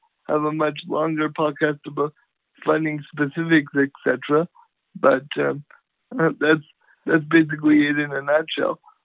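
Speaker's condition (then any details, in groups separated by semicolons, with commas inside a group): Cerebral palsy; from birth, lifelong, power wheelchair, cannot walk, only left hand usable; in 20s, swimming as therapy, needs two support workers for swimming; uses voice very well, Siri voice texting on iPhone works with practice, sometimes misrecognized words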